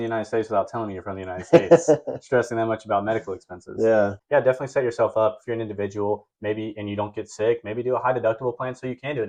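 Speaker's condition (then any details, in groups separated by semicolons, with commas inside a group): No condition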